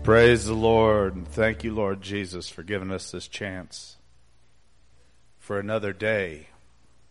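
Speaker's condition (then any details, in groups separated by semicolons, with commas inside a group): No condition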